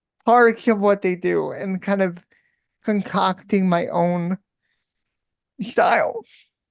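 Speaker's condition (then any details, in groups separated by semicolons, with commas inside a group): Cerebral palsy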